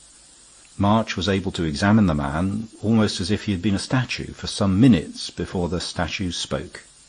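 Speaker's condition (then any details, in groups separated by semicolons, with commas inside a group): No condition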